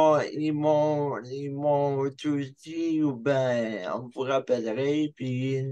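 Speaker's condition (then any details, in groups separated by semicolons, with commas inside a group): Cerebral palsy; from birth, spastic diplegia, affects motor skills and mobility; improved with age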